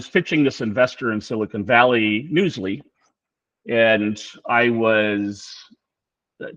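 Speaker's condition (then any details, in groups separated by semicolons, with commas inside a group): No condition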